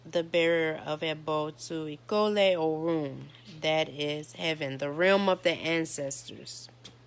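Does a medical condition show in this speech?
No.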